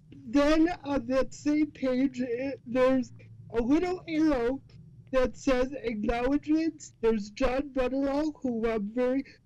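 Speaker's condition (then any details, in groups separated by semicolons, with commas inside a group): Cerebral palsy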